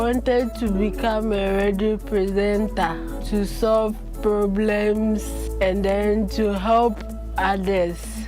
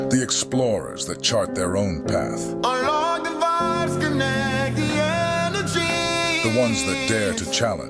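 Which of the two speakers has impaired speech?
The first: cerebral palsy; from birth; 24 years since birth.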